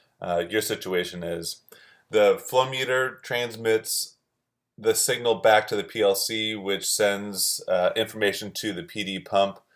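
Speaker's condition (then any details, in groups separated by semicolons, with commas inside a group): No condition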